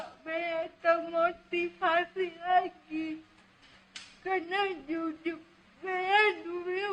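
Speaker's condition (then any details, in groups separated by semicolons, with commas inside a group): Cerebral palsy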